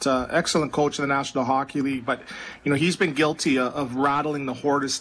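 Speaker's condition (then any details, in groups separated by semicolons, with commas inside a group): No condition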